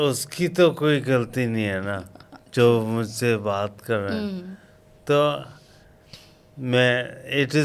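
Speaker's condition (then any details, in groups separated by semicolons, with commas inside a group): Coma after road accident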